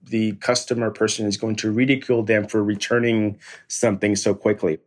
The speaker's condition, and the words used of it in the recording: None; typical speech.